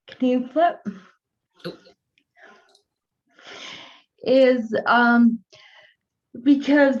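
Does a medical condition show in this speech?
Yes: cerebral palsy.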